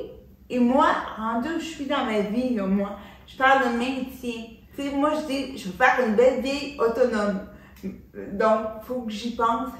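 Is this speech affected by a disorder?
Yes: cerebral palsy; from birth, uses wheelchair.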